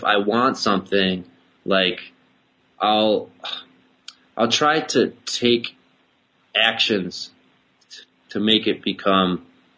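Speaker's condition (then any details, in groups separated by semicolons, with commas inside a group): Stuttering; little daily speaking practice; frequent short stutters rather than long blocks, no speaking strategies ever worked on; worse explaining technical things, less with familiar listeners and regular talking; repeated sounds, repeated words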